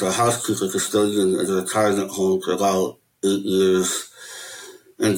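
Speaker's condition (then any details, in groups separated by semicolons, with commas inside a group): Möbius syndrome; no facial nerve control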